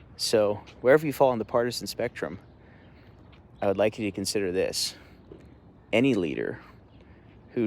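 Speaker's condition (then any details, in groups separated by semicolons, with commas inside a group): No condition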